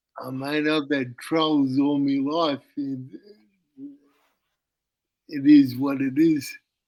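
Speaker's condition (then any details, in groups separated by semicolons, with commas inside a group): Cerebral palsy; uses wheelchair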